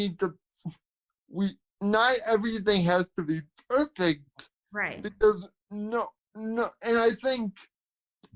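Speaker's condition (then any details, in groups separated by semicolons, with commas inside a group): Cerebral palsy, spastic quadriplegia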